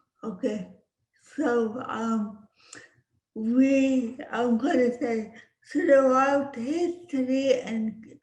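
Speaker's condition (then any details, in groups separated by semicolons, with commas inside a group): Cerebral palsy; speech impediment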